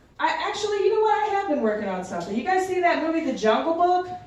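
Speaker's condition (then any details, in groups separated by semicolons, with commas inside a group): No condition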